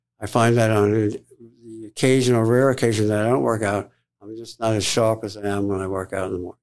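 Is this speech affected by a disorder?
Yes: tongue cancer surgery; tongue (glossopharyngeal) cancer, tongue lesion found on biopsy, surgically excised; survivor after tongue surgery.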